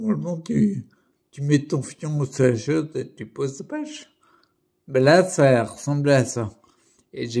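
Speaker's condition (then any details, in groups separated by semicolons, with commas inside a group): Primary progressive multiple sclerosis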